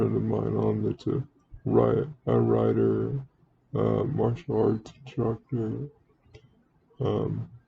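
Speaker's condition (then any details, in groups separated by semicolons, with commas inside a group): Cerebral palsy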